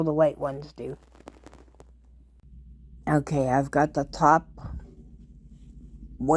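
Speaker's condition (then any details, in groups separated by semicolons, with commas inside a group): Cerebral palsy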